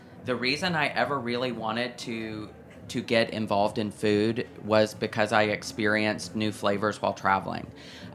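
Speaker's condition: No condition

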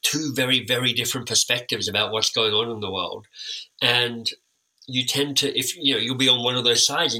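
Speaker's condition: Cleft lip and palate; orthodontic treatment

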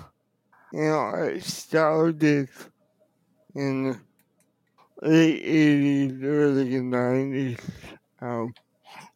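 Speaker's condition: Cerebral palsy; wheelchair user

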